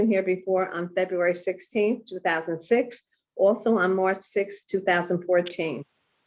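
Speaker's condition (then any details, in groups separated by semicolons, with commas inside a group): No condition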